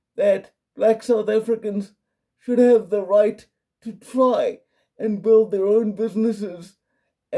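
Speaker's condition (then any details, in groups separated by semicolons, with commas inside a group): Quadriplegic cerebral palsy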